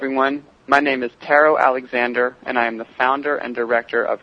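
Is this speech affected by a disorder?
No.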